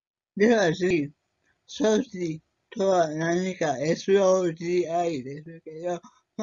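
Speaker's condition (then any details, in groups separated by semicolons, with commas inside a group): Cerebral palsy; severe, uses a wheelchair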